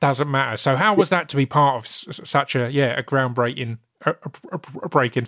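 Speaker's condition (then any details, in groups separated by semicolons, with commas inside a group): Stammer; stutter, unnoticed during rapping and spoken word years, noticed with radio show and podcast, works with STAMMA; can record self-tape version not stammering, or one letting stammer show freely; repeated sounds, prolonged sounds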